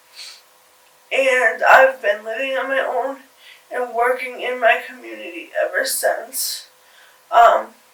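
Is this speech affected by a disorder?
Yes: cerebral palsy; from birth.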